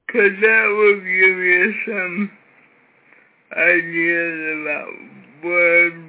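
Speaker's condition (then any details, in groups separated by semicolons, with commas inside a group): Cerebral palsy, severe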